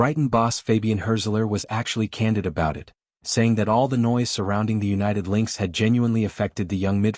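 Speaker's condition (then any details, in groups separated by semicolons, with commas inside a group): No condition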